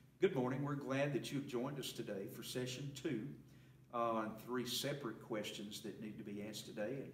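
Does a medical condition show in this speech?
No.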